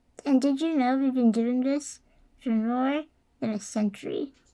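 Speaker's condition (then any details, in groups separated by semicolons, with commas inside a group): Muscular dystrophy; present since childhood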